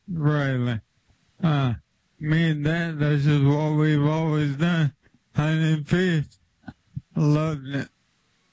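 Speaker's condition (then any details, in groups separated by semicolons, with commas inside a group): ALS; limb onset, left hand weakness first, spread through left arm, slight right leg symptoms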